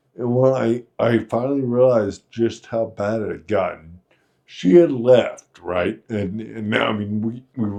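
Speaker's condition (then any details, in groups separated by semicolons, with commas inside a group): Friedreich's ataxia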